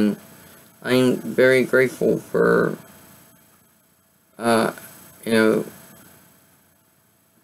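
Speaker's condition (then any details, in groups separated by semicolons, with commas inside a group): Cerebral palsy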